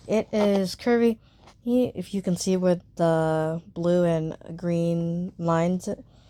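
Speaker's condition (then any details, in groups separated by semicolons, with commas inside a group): No condition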